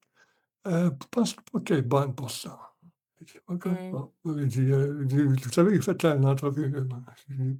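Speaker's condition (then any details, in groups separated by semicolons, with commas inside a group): Hemiparalysis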